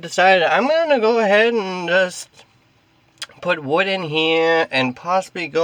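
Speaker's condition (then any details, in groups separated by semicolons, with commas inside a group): No condition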